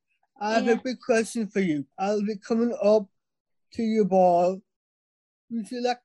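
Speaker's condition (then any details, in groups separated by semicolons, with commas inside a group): Down syndrome; congenital, trisomy 21, extra copy of chromosome 21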